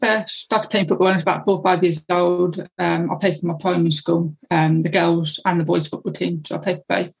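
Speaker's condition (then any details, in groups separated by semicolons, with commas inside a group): Deafness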